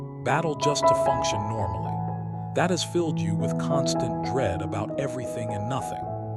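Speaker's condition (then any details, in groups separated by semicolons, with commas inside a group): No condition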